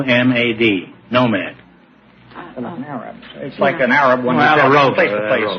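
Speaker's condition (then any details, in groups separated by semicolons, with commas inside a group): No condition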